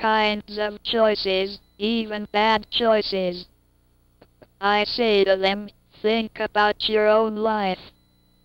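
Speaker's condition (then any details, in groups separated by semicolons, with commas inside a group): Cerebral palsy; cannot speak, communicates via word boards and facial expressions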